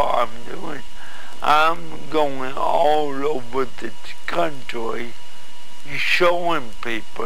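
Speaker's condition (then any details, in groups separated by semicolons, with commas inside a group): Cerebral palsy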